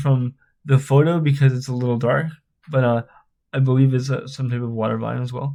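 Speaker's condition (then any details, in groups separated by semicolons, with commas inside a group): Spastic cerebral palsy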